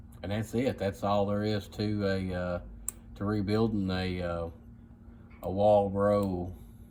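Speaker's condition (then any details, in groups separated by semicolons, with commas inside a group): No condition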